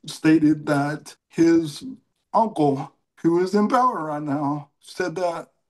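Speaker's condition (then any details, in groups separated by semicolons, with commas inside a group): Cerebral palsy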